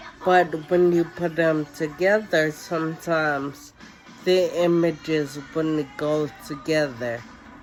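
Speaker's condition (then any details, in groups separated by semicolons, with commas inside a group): Cerebellar ataxia; no cure; speech changed, tongue biting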